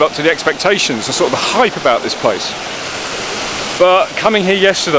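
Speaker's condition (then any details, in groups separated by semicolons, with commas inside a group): No condition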